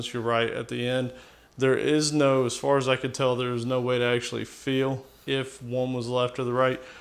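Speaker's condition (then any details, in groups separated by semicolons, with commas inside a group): No condition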